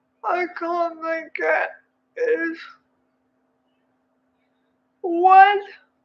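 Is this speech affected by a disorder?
Yes: cerebral palsy.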